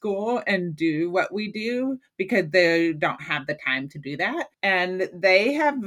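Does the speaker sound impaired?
Yes: hearing loss; lifelong hearing loss since childhood, hearing aid and cochlear implant; currently uses hearing aid and cochlear implant.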